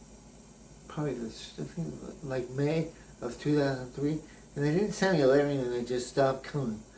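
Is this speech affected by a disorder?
Yes: brain injury; memory greatly affected.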